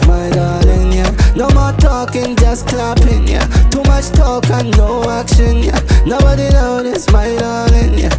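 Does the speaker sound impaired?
No.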